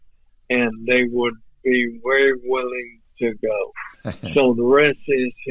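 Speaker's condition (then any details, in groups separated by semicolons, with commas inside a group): ALS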